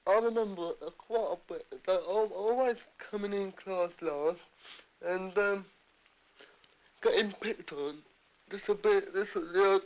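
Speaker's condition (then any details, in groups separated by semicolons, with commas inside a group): Cerebral palsy; athetoid type, visibly disabled; difficulties communicating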